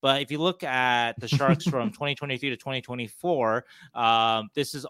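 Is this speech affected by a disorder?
No.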